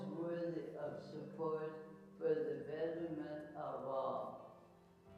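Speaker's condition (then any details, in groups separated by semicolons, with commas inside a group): ALS; recently diagnosed; speech and swallowing changes present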